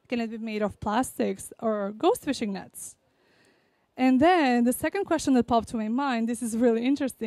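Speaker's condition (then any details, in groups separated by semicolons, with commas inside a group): No condition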